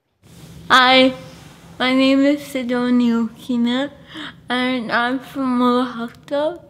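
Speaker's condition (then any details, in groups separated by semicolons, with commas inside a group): Cerebral palsy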